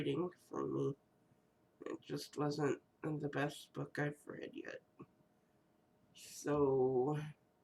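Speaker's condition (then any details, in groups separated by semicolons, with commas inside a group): Cerebral palsy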